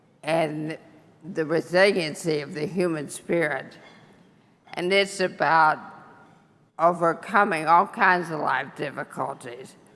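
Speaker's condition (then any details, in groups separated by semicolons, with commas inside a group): Brain injury; injury 20 years ago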